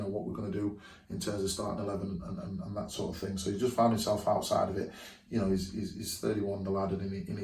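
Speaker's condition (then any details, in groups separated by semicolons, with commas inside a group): No condition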